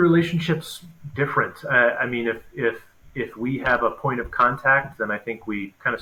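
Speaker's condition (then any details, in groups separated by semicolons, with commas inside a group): No condition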